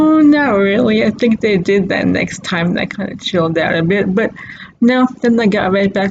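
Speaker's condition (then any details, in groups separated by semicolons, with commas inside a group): Cerebral palsy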